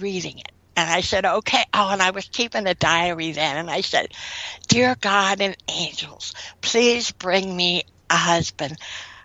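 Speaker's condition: Cleft lip and palate, severe

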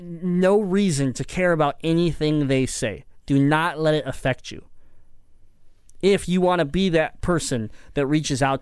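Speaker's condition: Cleft palate; talked differently growing up

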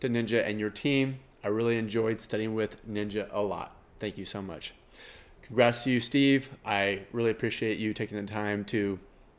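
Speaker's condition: No condition

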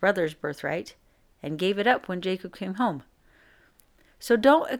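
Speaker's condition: No condition

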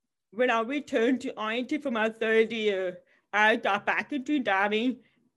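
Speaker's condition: Deafness; cannot hear anything

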